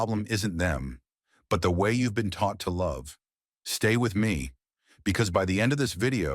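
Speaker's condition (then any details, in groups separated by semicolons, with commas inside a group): No condition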